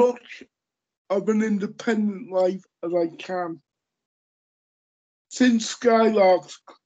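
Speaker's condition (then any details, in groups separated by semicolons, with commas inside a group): Cerebral palsy; lifelong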